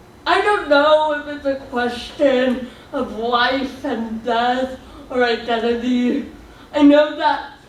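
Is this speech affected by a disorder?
Yes: cerebral palsy; speech slightly off.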